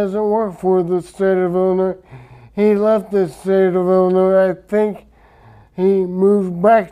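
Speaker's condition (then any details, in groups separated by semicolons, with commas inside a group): Traumatic brain injury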